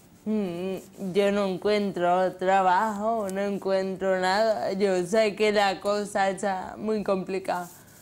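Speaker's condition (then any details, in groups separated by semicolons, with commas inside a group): Cerebral palsy from birth; present from birth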